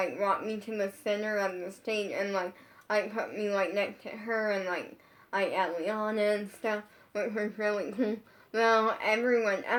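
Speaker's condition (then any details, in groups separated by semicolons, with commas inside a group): Brain injury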